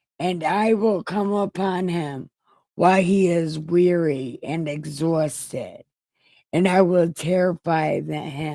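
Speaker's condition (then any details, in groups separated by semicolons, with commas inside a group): Brain injury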